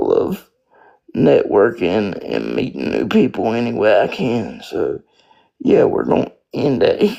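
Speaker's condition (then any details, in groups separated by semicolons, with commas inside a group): Spastic quadriplegic cerebral palsy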